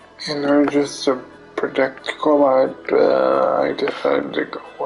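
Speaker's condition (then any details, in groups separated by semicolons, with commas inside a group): Cerebral palsy; affects limbs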